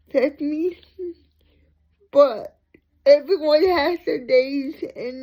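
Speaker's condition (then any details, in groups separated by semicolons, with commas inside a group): Cerebral palsy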